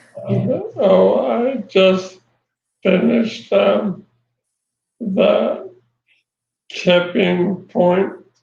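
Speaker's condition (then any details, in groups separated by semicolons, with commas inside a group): ALS; voice changed early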